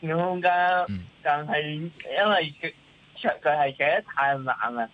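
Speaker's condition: Cerebral palsy; hand and hand muscle control somewhat impaired, not very dexterous; mouth muscles affected

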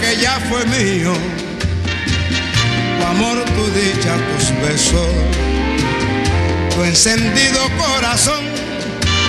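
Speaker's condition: No condition

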